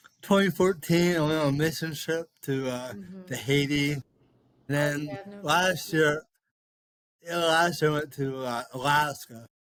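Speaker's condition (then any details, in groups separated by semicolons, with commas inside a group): Cerebral palsy; speech affected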